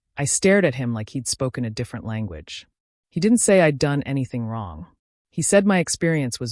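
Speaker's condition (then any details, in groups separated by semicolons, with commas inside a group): No condition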